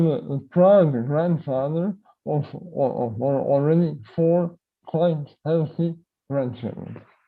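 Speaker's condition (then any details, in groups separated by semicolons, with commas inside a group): Myotonic dystrophy; type 1, adult onset; muscle weakness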